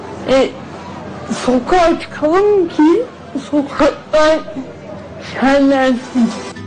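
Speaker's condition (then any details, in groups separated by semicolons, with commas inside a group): Cerebral palsy; premature birth, brain damage from birth oxygen deprivation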